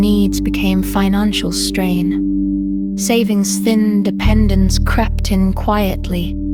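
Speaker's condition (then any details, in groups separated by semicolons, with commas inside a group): No condition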